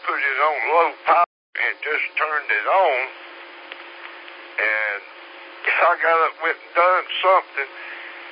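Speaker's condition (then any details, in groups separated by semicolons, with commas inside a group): Slurred speech; stroke 3 years ago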